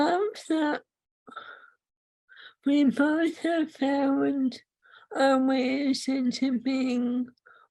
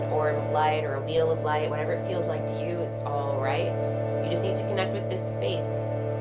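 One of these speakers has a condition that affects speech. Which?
The first: ALS; feeding device implanted after losing ability to eat; swallowing lost.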